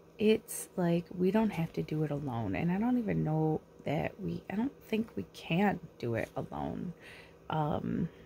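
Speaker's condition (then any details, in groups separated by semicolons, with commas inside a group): No condition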